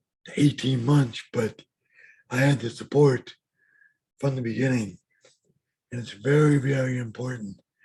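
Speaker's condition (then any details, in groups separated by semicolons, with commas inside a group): Cerebral palsy; affects motor coordination; needed speech and language therapy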